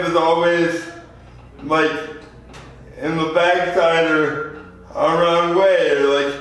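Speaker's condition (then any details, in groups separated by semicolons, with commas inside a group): Spastic quadriplegia cerebral palsy; out of breath when starting to read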